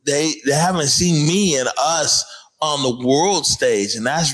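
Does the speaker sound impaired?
No.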